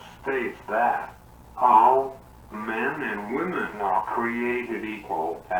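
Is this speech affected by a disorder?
Yes: cerebral palsy; uses wheelchair.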